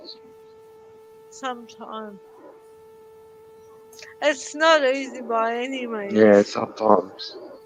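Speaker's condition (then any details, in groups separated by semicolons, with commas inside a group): Cerebral palsy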